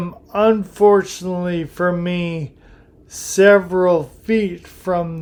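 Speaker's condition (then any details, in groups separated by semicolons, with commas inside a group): Primary lateral sclerosis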